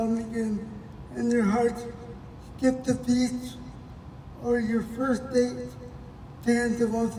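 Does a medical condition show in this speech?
Yes: cerebral palsy.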